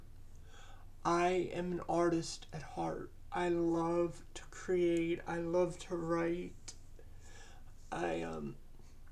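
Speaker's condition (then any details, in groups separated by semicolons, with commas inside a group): Cerebral palsy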